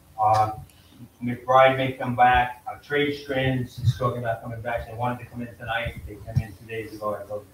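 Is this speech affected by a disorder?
No.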